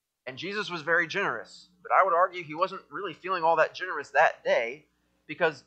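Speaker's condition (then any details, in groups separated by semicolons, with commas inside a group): No condition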